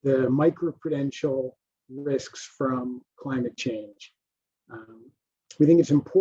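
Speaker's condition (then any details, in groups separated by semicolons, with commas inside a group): No condition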